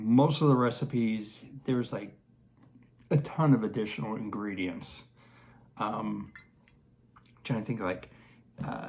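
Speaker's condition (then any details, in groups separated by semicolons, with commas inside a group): No condition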